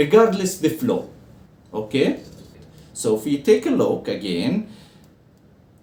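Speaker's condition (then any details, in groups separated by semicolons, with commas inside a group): No condition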